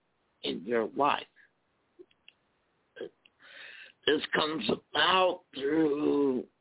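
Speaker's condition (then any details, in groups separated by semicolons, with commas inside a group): Spasmodic dysphonia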